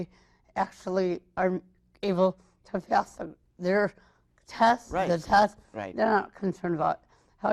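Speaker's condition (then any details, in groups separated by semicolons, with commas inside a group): Mild cerebral palsy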